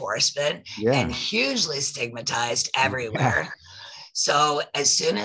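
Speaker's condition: Voice loss after throat polyp; two years after throat surgery, working with vocal coach to regain voice

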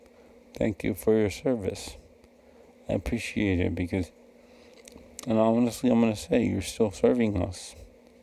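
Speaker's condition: Cerebral palsy; never needed speech therapy

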